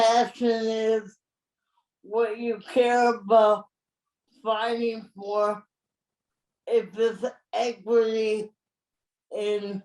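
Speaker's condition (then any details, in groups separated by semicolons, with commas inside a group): Cerebral palsy; present from birth, premature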